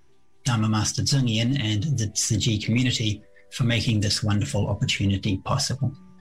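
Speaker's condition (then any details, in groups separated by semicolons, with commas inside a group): No condition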